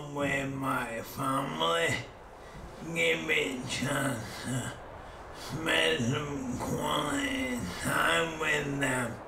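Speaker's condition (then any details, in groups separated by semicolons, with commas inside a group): MND; early slurring, deteriorated, voice banked, swallowing checked, expects speech loss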